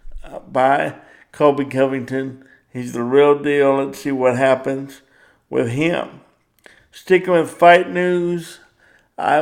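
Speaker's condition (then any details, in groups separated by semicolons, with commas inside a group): Cerebral palsy; power wheelchair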